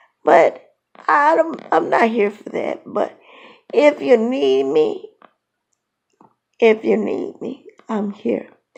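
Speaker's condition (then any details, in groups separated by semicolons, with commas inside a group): Cerebral palsy; born two months premature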